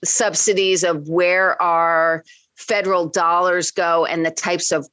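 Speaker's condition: No condition

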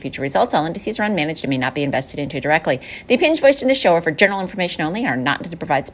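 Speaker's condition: No condition

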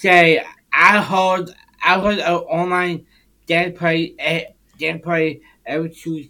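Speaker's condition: Down syndrome; short phrases, some garbled or ungrammatical wording, father repeats and clarifies utterances

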